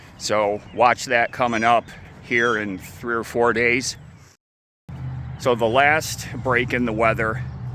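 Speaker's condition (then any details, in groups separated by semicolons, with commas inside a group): No condition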